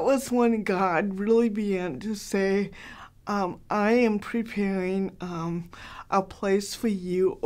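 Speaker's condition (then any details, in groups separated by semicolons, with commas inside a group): Cerebral palsy, mild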